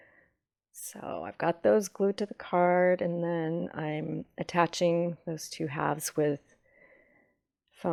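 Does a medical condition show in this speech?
No.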